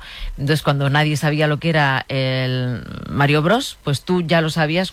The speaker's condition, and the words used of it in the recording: No condition.